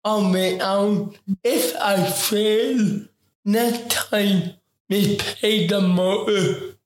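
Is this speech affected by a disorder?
Yes: ataxic cerebral palsy; affects talking.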